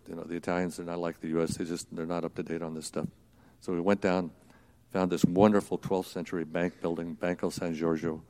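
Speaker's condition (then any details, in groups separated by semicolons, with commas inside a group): No condition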